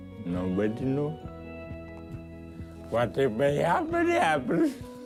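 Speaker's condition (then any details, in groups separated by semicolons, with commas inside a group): Traumatic brain injury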